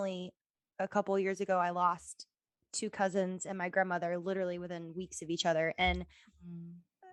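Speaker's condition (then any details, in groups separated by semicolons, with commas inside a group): No condition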